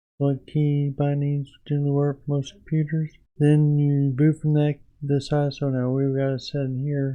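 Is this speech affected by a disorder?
Yes: Parkinson's disease.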